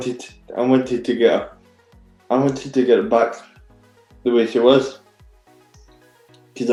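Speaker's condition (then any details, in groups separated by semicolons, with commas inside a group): Cerebral palsy; very rigid body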